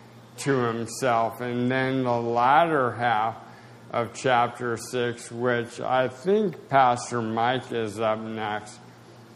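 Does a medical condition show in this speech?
Yes: spasticity, mild.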